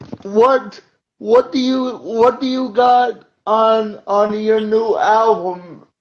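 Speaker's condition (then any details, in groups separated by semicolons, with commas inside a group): Cerebral palsy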